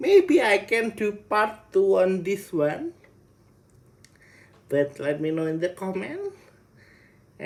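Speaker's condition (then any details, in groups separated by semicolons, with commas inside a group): Cerebral palsy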